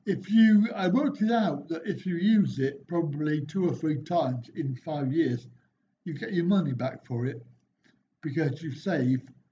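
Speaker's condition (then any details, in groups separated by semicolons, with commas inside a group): Cerebral palsy; back surgery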